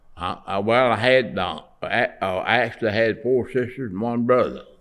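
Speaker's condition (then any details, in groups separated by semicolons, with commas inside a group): Parkinson's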